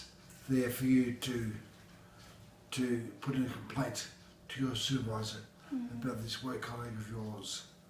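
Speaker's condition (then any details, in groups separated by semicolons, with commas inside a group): Acquired brain injury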